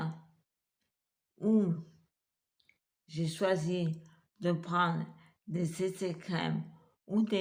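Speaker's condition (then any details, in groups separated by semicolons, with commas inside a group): Multiple sclerosis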